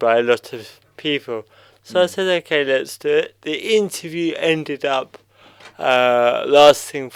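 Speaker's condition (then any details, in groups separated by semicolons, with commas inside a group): Cerebral palsy; from birth, possibly breathing arrest at birth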